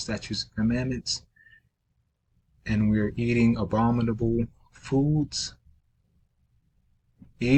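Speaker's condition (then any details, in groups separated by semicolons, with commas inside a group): No condition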